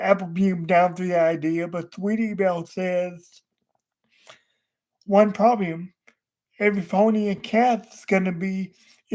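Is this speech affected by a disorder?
Yes: cerebral palsy.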